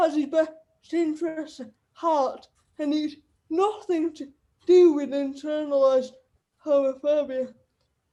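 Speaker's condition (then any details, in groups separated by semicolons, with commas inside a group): Cerebral palsy; wheelchair user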